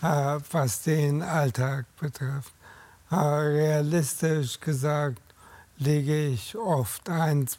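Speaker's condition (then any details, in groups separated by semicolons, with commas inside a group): ALS; companion Cassandra Menten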